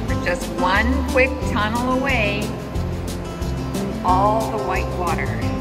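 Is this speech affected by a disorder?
No.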